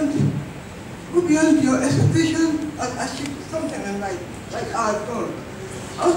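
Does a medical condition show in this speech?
Yes: cerebral palsy.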